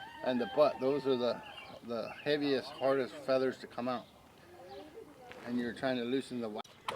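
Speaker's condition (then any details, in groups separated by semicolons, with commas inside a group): No condition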